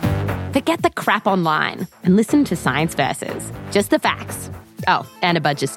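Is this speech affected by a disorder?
No.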